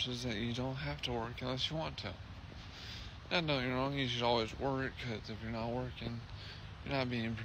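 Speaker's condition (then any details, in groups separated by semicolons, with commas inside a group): Traumatic brain injury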